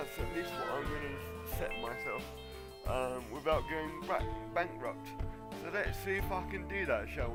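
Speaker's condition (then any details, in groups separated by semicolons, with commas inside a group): Cerebral palsy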